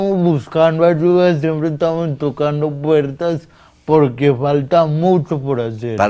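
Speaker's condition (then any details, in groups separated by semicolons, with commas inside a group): Cerebral palsy; difficulty speaking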